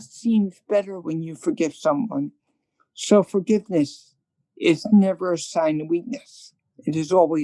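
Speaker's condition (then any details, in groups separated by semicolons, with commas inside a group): Cerebral palsy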